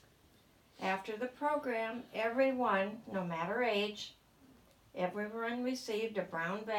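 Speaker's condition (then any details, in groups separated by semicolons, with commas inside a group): No condition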